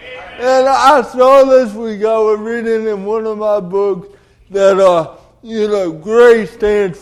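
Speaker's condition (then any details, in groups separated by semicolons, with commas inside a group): Cerebral palsy; delayed development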